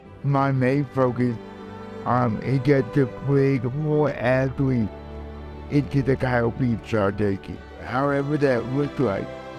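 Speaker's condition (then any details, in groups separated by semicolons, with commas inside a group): Cerebral palsy; wheelchair user, diagnosed in childhood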